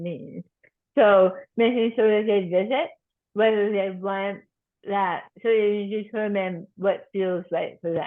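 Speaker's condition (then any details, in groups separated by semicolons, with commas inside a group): Tongue cancer surgery and reconstruction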